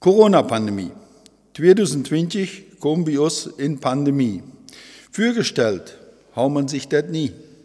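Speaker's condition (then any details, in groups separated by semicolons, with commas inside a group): No condition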